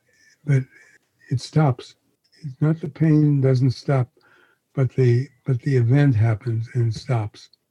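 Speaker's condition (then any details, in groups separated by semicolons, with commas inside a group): Parkinson's disease; progressive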